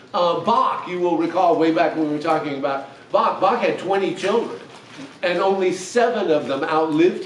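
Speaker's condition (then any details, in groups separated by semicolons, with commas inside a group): No condition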